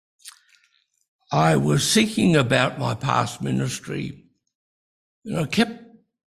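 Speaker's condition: Breathing-related speech difficulty; a lot of trouble speaking from insufficient breathing

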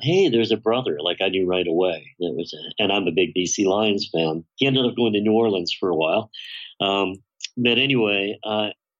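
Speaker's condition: Bilateral cleft lip and palate, severe; facial disfigurement

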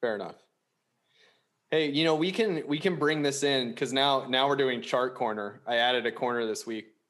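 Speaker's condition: No condition

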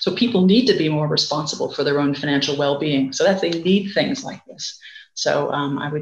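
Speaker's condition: No condition

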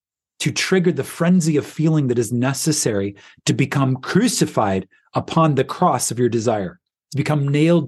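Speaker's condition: No condition

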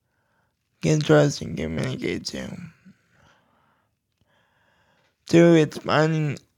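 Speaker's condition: Cerebral palsy; low voice

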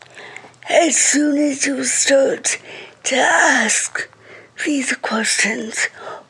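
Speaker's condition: Cerebral palsy; speech affected, reading very slow

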